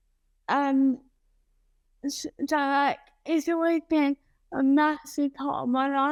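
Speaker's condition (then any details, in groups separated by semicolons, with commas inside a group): Cerebral palsy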